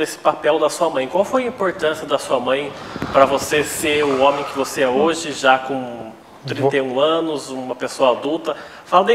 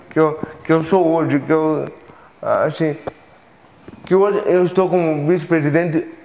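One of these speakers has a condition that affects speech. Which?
The second: cerebral palsy; from extreme premature birth, physical disability; age 31, near-normal functioning.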